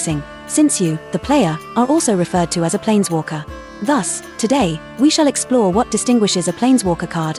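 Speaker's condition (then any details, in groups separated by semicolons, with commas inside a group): No condition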